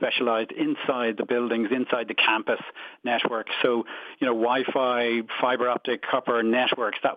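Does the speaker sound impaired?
No.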